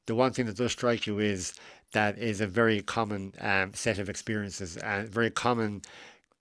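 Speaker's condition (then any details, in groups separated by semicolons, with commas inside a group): Cleft lip and palate; congenital cleft lip and palate, failure of mouth and nose to align, two or three surgeries in infancy, last surgery at 17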